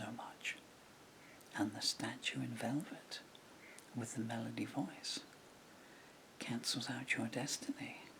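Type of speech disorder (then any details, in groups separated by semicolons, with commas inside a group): Bulbar dysarthria; progressive bulbar palsy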